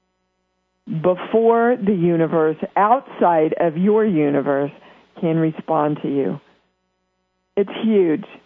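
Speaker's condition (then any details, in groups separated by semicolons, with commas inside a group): No condition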